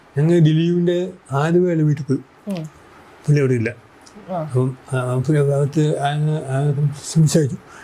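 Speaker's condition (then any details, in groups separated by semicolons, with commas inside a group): Cerebral palsy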